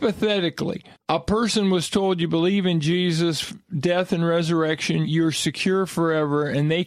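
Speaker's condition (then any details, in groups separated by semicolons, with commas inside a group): No condition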